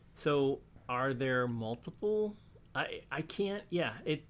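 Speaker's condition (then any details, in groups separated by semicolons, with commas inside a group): No condition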